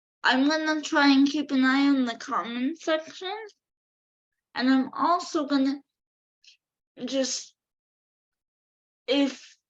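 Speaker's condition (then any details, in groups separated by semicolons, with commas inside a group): Cerebral palsy; affects all four limbs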